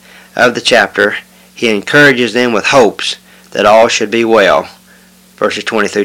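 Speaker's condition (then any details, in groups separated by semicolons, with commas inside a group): No condition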